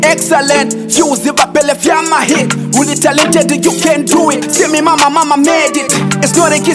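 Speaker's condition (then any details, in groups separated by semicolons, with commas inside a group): No condition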